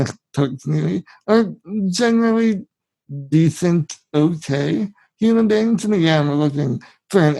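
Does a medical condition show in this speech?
Yes: spinal muscular atrophy; genetic, from birth.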